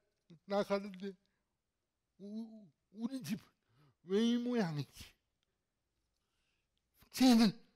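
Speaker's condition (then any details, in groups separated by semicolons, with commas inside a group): Cerebral palsy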